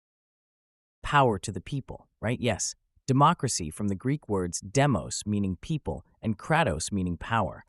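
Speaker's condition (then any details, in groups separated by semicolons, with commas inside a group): No condition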